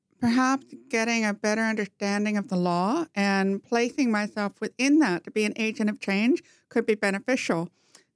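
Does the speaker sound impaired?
Yes: profound hearing loss, congenital, bilateral; used captioning and FM receiver in law school.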